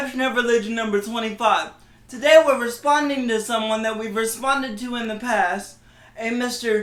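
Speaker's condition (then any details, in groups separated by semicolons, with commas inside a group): Cerebral palsy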